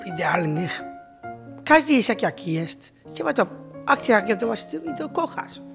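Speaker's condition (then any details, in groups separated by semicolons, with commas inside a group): Down syndrome; adult, intellectual disability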